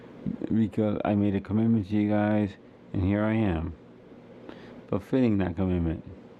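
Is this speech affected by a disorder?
Yes: cerebral palsy; wheelchair user.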